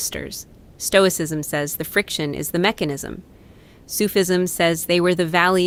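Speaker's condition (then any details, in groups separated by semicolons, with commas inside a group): No condition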